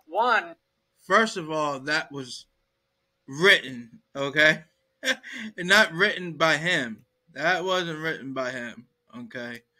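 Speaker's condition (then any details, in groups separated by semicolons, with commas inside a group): No condition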